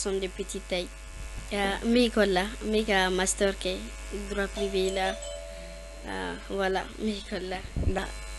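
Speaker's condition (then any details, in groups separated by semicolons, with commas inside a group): No condition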